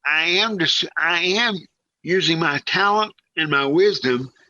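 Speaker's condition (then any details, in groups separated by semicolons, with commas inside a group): Cerebral palsy, severe; can speak, few people understand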